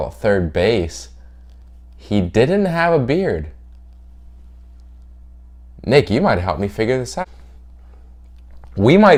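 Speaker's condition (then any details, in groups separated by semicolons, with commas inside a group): No condition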